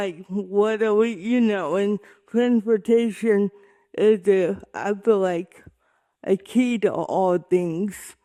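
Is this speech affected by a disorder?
Yes: cerebral palsy.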